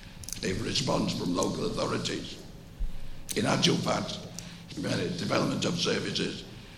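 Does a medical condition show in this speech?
Yes: voice prosthesis; uses voice prosthesis; speaks with voice prosthesis, asks listeners to accommodate voice.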